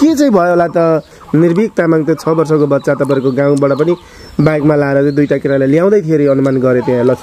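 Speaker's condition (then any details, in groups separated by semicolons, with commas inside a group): No condition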